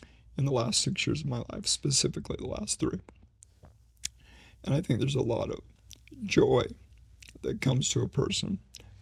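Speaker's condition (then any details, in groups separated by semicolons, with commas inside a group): ALS; needs voice rest during conversation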